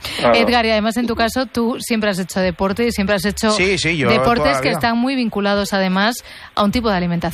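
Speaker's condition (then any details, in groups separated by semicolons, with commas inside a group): No condition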